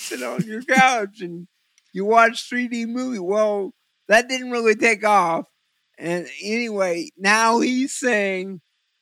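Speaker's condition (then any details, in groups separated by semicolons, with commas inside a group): Cerebral palsy; trouble focusing with VR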